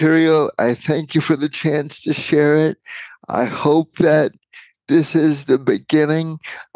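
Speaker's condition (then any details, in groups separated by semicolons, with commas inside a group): Cerebral palsy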